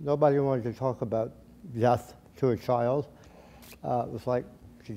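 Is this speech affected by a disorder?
Yes: tongue cancer surgery.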